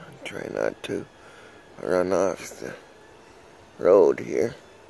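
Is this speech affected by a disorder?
Yes: cerebral palsy.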